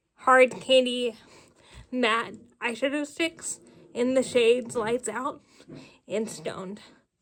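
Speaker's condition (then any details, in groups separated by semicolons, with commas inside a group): Cerebral palsy, spastic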